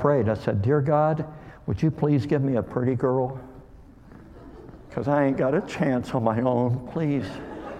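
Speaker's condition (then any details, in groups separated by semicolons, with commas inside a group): Cleft lip and palate; called hair lip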